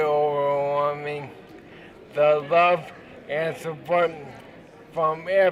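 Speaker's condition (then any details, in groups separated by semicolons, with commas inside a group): ALS; about two years since diagnosis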